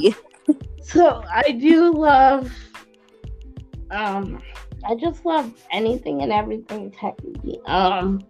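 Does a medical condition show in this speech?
Yes: cerebral palsy; quadriplegic.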